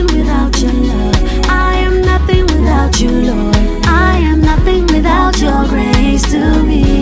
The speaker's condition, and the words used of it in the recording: No condition.